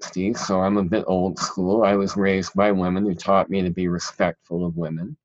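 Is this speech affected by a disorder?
Yes: cleft palate; present since childhood.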